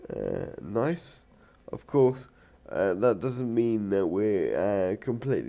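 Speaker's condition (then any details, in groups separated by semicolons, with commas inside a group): Cerebral palsy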